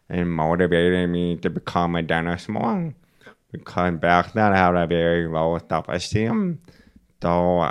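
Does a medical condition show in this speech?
Yes: profound deafness; congenital profound bilateral deafness, childhood right ear trauma causing headaches, formerly two hearing aids, now one; hears noises like clapping, cannot understand conversation, lip reads, unfamiliar words typed, uses American Sign Language; speech therapy about an hour a day until high school graduation, learned pronunciation, speaks very well.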